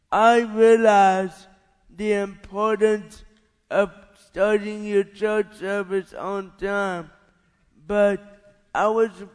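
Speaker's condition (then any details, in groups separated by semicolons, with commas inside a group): Cerebral palsy; lifelong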